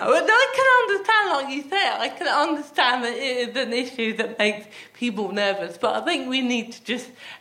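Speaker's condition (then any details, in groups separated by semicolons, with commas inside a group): Athetoid cerebral palsy; with myotonia and ataxia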